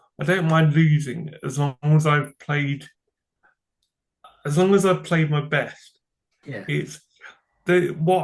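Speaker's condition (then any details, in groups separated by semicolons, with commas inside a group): Cerebral palsy; from birth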